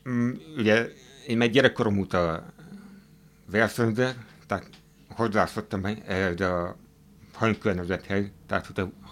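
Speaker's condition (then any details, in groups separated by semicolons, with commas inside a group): Hard of hearing; hearing aid use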